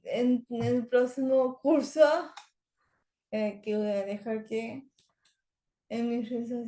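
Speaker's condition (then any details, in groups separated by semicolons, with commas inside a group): Cerebral palsy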